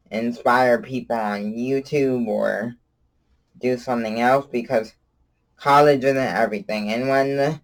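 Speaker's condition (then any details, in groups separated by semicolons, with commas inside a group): Cerebral palsy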